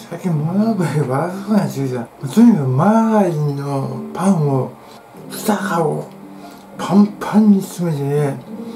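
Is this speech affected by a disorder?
Yes: tongue cancer, partial glossectomy.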